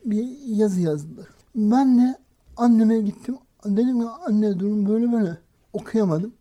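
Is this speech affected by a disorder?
Yes: cerebral palsy; no speech until age 6, school speech difficulty, reading not fluent, practised reading aloud before mirror.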